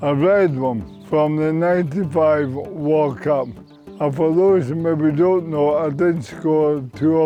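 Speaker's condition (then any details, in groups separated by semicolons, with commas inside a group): Motor neurone disease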